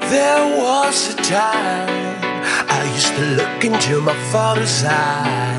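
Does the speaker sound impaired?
No.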